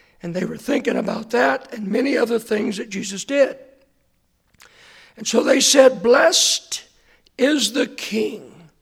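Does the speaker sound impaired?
Yes: hoarseness after vocal cord surgery; second opinion sought.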